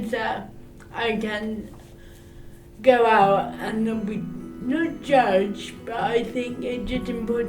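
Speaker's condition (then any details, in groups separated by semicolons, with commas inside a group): Cerebral palsy; arm tremors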